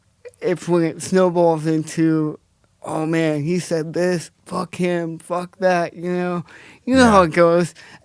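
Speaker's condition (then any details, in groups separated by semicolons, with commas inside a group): Cerebral palsy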